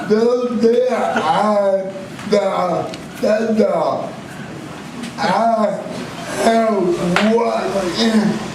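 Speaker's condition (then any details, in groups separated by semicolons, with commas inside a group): Cerebral palsy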